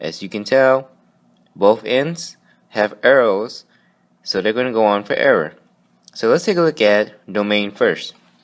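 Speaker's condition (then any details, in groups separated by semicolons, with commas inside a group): No condition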